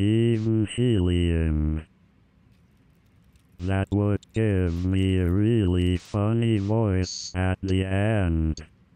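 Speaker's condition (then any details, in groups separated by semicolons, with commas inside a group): Amyotrophic lateral sclerosis; bulbar onset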